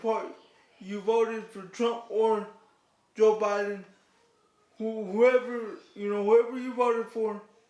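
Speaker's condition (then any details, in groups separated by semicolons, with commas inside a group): Cerebral palsy; declined offered surgery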